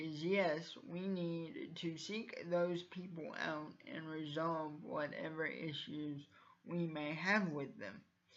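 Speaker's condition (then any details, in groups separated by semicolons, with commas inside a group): Cerebral palsy; from birth, uses wheelchair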